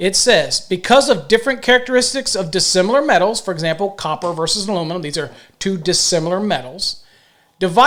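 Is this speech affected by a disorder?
No.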